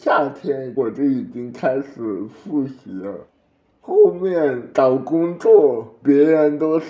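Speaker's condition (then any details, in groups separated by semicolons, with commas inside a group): Cerebral palsy; over ten minutes of resuscitation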